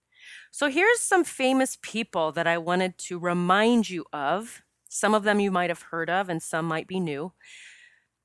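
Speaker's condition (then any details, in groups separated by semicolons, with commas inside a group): No condition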